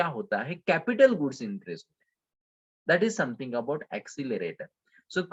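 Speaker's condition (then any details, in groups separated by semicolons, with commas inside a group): No condition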